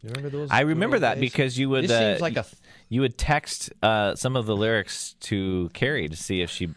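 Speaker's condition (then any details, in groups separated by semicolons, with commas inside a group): No condition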